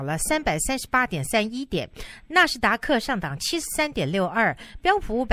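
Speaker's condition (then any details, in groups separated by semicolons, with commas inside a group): No condition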